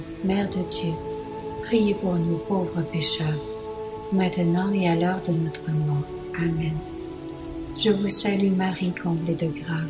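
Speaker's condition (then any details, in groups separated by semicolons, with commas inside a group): No condition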